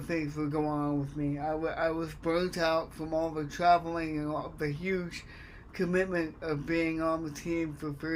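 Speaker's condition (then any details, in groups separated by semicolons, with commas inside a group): Cerebral palsy; affects speech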